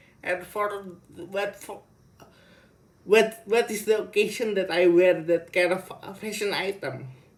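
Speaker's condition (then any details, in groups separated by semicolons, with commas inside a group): Cerebral palsy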